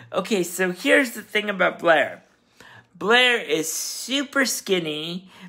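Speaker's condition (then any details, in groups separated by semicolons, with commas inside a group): Cerebral palsy, spastic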